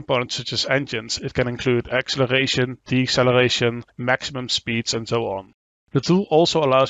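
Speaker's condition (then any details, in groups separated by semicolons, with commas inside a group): No condition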